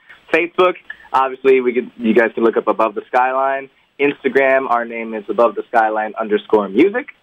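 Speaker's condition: No condition

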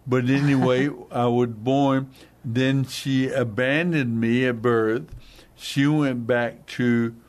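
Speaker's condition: Hemorrhagic stroke, hemorrhagic, basal ganglia

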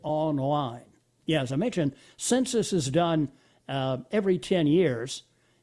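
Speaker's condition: No condition

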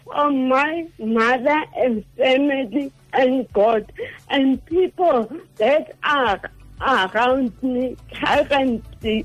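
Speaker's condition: Cerebral palsy; affects speech

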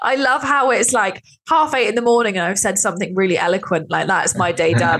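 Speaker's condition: No condition

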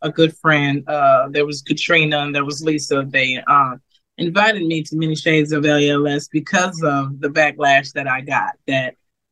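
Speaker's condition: No condition

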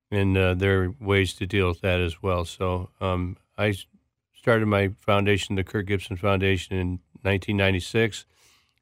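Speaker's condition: Parkinson's disease; learned voice correction in Big and Loud therapy

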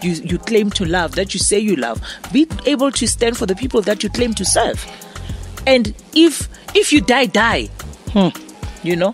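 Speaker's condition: No condition

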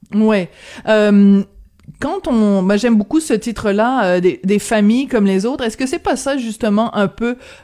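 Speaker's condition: No condition

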